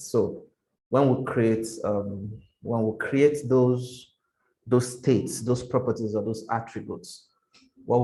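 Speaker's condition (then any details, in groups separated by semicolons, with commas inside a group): No condition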